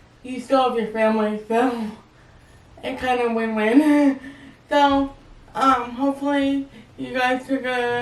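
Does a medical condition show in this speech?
Yes: cerebral palsy; verbal, able to speak.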